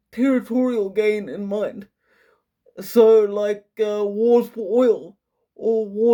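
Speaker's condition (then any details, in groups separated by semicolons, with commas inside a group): Quadriplegic cerebral palsy, severe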